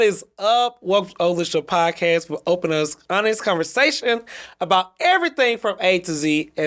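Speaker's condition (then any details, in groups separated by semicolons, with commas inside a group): No condition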